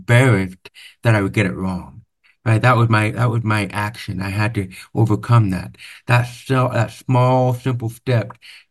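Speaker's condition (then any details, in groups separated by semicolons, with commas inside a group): Profound hearing loss, deaf accent; over 13 years of speech therapy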